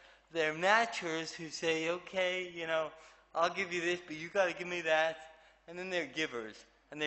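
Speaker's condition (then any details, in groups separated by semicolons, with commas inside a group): Cerebral palsy; speech awkward, hard to begin speaking, deliberate speech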